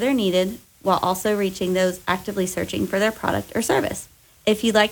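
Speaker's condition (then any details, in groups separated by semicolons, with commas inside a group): No condition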